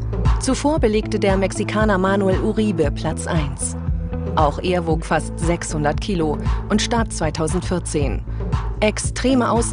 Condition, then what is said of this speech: No condition.